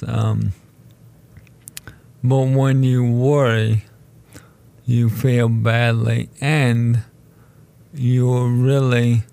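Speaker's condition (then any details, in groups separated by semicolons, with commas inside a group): ALS; told condition is terminal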